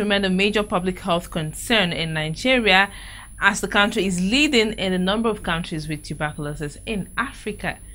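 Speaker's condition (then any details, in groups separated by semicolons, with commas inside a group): No condition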